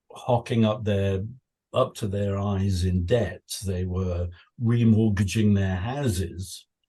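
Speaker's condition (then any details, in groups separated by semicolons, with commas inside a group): No condition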